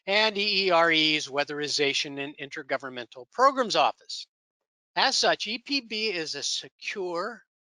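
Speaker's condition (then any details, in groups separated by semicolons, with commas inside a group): No condition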